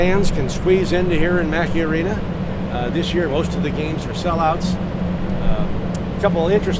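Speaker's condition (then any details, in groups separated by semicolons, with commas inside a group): No condition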